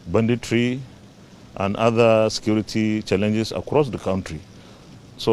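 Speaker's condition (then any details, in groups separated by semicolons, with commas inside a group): No condition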